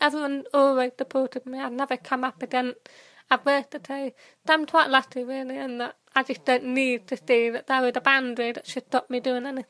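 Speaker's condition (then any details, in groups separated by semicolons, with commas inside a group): Deafness; deaf from birth, hearing aids from birth, cochlear implant at age 11, no family deafness; uses cochlear implant, lip reads by preference, hears speech without lip reading, struggles with background noise; learned to speak with residual hearing, taught by mother, a trained teacher of the deaf, missed vowels before implant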